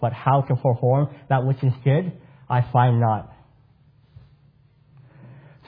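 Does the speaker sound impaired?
Yes: cleft palate; congenital cleft palate, multiple surgeries with long hospital stays in childhood in 80s.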